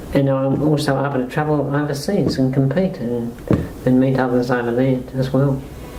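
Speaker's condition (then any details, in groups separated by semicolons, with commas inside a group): Motor neuron disease-like muscle disease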